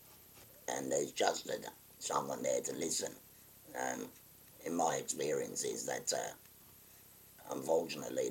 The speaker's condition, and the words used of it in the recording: Laryngectomy. And I've experienced it, because sometimes the valve will leak and things like that.